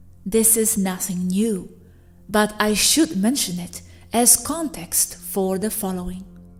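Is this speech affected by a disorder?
No.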